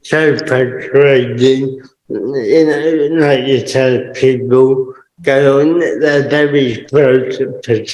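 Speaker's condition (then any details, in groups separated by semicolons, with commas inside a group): Cerebral palsy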